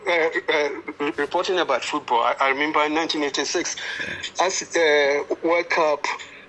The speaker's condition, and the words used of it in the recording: Stuttering. And then I found that I had a slight stammer.